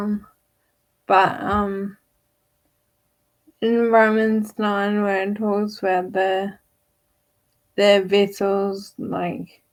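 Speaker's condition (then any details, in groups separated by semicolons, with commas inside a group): Friedreich's ataxia; wheelchair user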